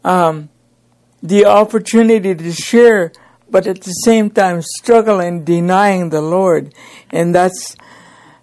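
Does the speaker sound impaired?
Yes: cerebral palsy; present from birth.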